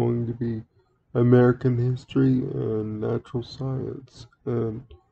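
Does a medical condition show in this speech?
Yes: cerebral palsy; speaks relatively well.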